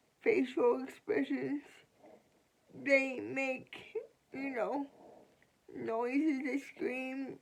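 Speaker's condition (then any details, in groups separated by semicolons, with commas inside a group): Cerebral palsy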